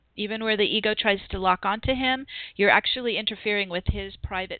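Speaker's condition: No condition

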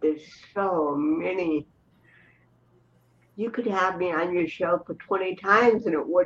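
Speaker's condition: Cerebral palsy; cerebral palsy present from birth, has used crutches

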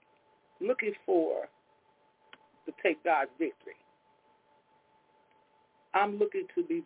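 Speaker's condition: No condition

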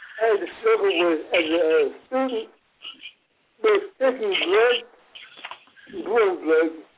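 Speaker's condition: Cerebral palsy; congenital, umbilical cord around neck, resuscitated in ICU, hands affected, writing difficulty, childhood therapy thrice weekly; speech impairment named as a challenge

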